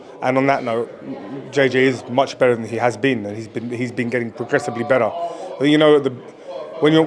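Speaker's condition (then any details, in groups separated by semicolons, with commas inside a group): No condition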